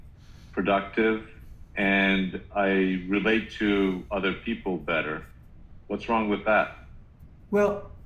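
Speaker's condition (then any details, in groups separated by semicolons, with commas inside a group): No condition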